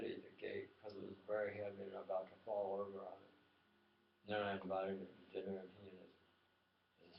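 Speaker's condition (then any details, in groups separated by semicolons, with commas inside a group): Tongue cancer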